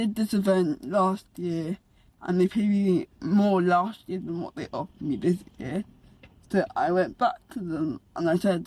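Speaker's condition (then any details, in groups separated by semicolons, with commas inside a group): Cerebral palsy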